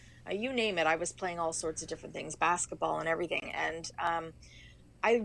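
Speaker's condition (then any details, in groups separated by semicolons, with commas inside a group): No condition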